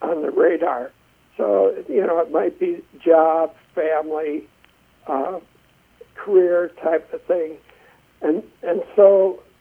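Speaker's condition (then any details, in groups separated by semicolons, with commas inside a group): Essential tremor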